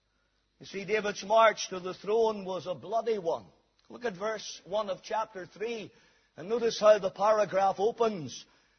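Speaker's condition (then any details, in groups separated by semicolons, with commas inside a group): No condition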